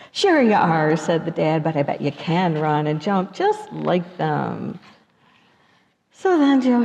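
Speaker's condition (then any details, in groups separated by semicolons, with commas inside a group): No condition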